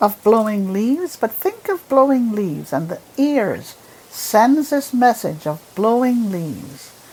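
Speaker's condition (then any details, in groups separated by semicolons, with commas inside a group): No condition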